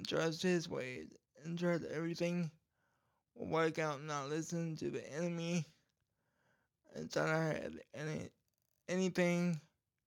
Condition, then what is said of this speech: Cerebral palsy. Can see, I have my voice go in and out sometimes, and sometimes I edit that part out and try again.